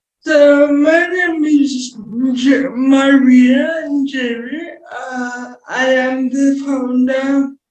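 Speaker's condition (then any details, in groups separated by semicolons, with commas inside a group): Cerebral palsy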